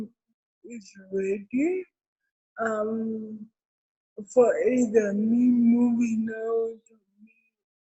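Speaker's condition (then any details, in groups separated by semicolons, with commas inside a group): Cerebral palsy; therapy from six months old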